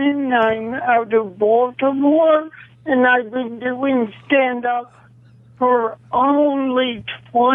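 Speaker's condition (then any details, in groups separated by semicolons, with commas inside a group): Cerebral palsy; causes shaking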